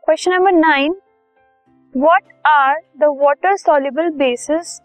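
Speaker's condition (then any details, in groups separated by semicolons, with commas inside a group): No condition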